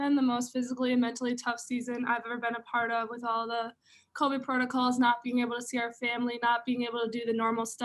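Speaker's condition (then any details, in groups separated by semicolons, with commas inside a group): No condition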